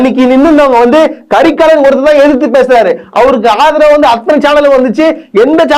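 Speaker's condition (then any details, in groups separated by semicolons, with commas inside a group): No condition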